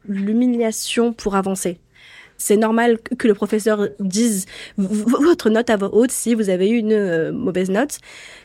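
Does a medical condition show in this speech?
Yes: stuttering; stuttering since age 8 in Tunisia, linked to school pressure, father's reproaches, grandmother's death, initially fluctuating; age 17, aware since 13, Éloquence du Bégaiement program, learned pauses, accepts stutter; blocks with throat tension, sometimes cannot breathe, substitutes words like succinct, formerly mute with strangers; here repeated sounds, prolonged sounds.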